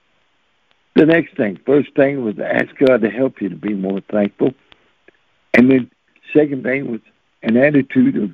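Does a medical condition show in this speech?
Yes: cerebral palsy; since birth.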